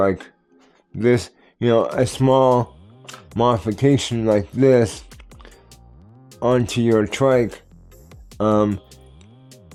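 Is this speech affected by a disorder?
Yes: cerebral palsy; tends to mess up words.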